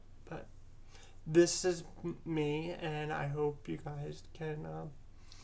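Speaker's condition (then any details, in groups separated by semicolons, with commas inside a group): Cerebral palsy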